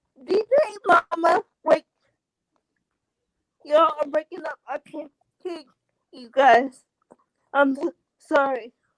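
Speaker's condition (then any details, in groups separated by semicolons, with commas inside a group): Cerebral palsy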